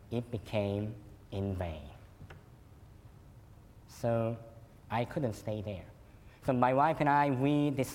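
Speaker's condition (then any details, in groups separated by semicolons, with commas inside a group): Cleft lip and palate; fed formula and cow milk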